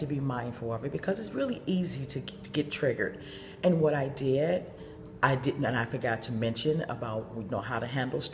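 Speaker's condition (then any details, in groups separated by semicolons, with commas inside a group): No condition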